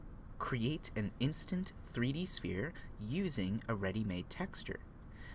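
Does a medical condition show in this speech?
No.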